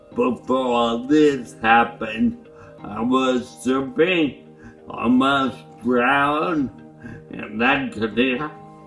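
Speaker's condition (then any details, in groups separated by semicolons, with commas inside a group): Traumatic brain injury (pontine cavernoma)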